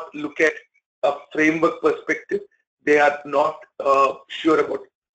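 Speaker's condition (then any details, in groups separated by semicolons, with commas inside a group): No condition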